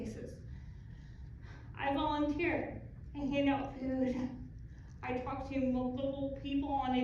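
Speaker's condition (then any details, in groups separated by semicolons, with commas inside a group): Cerebral palsy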